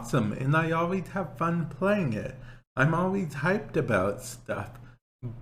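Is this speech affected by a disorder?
Yes: cerebral palsy.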